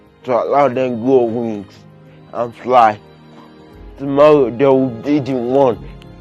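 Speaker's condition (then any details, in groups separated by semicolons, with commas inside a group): Cerebral palsy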